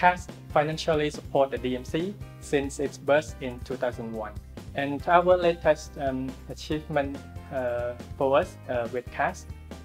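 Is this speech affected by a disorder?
No.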